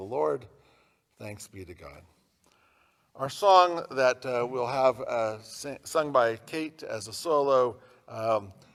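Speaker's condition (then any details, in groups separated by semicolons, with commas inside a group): No condition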